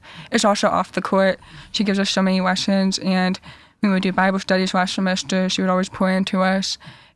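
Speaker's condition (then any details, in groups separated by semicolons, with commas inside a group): Deafness; cochlear implants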